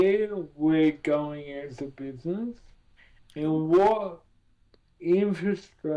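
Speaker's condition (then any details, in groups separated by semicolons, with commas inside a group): Cerebral palsy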